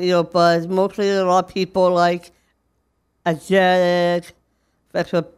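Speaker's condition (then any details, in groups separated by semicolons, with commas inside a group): Down syndrome; age 40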